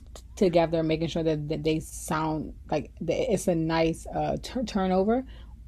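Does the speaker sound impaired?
Yes: stutter; still has bad days; rehearses and records own voice before presentations; stuttering blocks, periods unable to say a word, stumbles on words, quickly gets back on track; here repeated sounds, repeated words.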